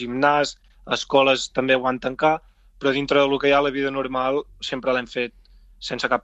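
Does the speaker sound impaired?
No.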